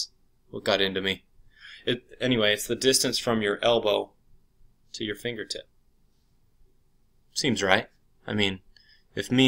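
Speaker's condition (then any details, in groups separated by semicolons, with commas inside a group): No condition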